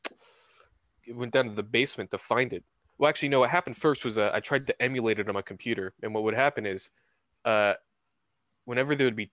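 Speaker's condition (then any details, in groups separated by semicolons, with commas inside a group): No condition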